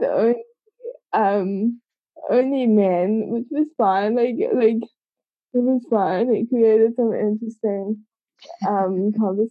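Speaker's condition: Cerebral palsy; congenital, from birth, age 25

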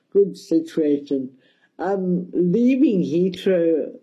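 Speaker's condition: Cerebral palsy, mild; speech mildly affected

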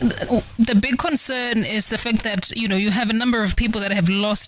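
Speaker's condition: No condition

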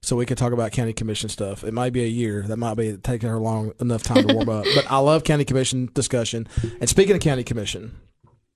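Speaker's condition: No condition

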